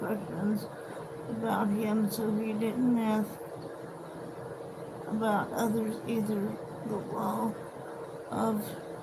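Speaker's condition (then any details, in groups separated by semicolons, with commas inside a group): Cerebral palsy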